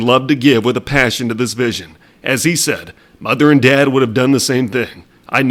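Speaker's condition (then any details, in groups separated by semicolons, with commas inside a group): No condition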